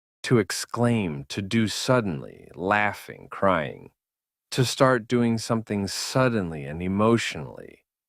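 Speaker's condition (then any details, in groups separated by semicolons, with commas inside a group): No condition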